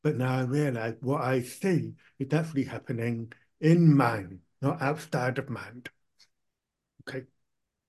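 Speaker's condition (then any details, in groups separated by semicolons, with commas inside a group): Profound deafness, born profoundly deaf, cochlear implant; hears nothing with implant off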